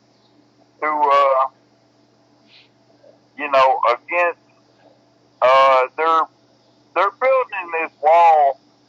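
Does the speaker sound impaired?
Yes: cerebral palsy; bedbound.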